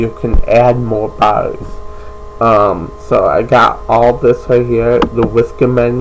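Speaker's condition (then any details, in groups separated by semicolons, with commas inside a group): Cerebral palsy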